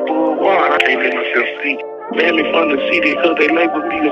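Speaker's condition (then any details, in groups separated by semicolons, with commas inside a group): No condition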